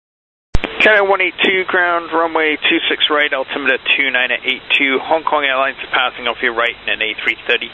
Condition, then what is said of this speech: None; typical speech.